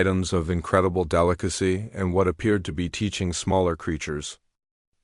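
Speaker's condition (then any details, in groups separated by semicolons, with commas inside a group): No condition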